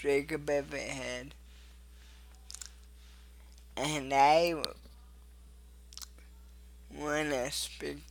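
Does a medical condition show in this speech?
Yes: cerebral palsy.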